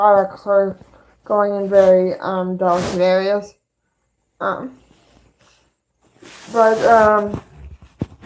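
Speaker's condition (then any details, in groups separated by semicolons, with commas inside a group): Cerebral palsy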